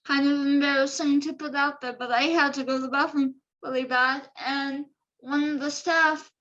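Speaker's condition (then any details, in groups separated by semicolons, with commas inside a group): Cerebral palsy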